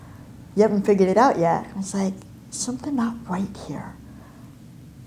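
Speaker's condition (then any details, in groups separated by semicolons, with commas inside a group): Cleft palate and cleft lip; mouth wired shut 12 weeks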